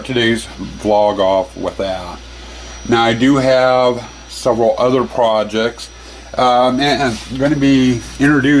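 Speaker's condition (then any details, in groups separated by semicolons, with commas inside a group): No condition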